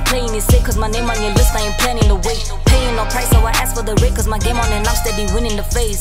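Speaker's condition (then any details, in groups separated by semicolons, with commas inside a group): No condition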